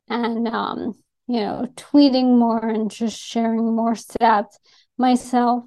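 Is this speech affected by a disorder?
Yes: ALS; diagnosed by elimination over multiple years by Dr. Neil Snyder, Columbia University, atypical young woman; speech affected by ALS, noticeable on podcasts and shows.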